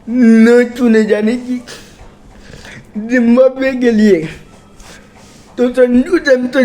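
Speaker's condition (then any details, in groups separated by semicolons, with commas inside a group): Cerebral palsy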